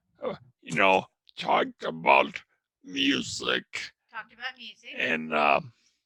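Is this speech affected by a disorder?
Yes: traumatic brain injury.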